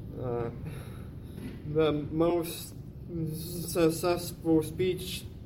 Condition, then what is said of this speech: Stuttering. It has made a world of difference in my speech, and I feel that when I went to my undergraduate, I was also a part of a Christian organization there